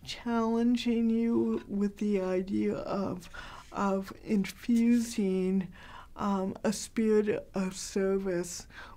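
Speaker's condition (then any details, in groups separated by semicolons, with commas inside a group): Cerebral palsy, mild; hard to understand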